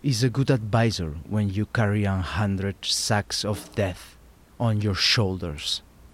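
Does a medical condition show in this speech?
No.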